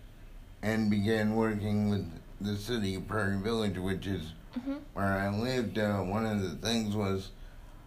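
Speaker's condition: Cerebral palsy; coordination affected

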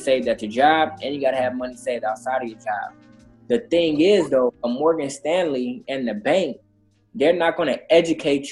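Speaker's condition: No condition

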